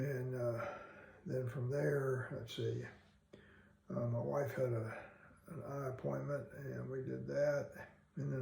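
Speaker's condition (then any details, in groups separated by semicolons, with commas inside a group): Parkinson's disease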